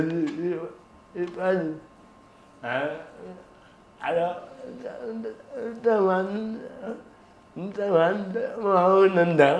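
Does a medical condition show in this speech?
Yes: cerebral palsy.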